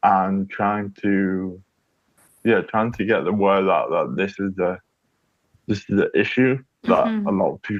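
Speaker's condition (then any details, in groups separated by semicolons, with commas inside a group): Cerebral palsy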